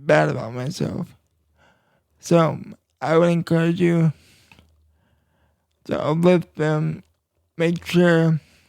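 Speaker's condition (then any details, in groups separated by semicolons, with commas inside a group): Cerebral palsy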